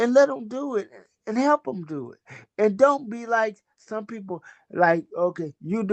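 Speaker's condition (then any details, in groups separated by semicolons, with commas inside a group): Cerebral palsy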